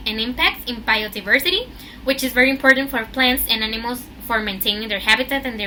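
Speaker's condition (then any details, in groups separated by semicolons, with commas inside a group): No condition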